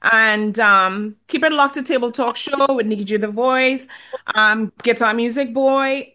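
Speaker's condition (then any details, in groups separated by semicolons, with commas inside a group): No condition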